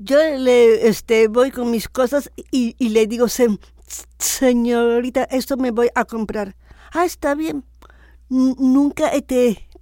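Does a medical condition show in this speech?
Yes: Down syndrome; adult woman.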